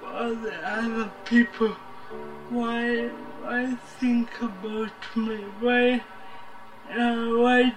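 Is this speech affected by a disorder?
Yes: cerebral palsy; present from birth, much therapy in childhood; adult.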